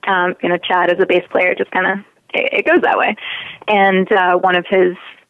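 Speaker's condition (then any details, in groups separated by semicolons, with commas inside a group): No condition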